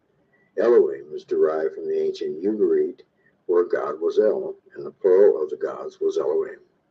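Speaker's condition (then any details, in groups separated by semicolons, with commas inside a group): No condition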